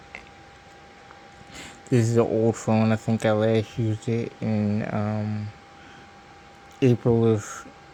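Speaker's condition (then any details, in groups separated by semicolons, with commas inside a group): Cerebral palsy; diplegia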